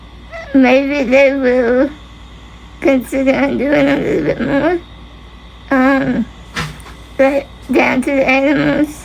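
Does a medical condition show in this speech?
Yes: spinal muscular atrophy type 2.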